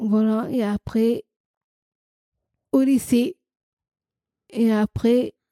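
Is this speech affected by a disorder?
Yes: Down syndrome, trisomy 21.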